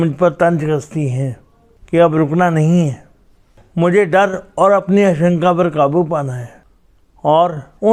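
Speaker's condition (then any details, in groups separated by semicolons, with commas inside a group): Cerebral palsy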